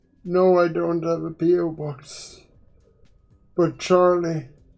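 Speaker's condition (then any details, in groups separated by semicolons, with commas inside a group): Quadriplegic cerebral palsy; uses one hand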